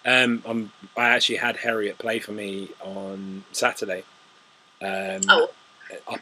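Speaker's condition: No condition

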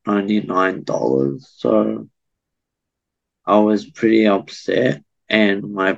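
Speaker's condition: Cerebral palsy

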